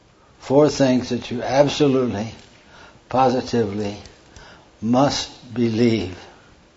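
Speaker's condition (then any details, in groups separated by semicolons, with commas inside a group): Parkinson's; hand tremor during talk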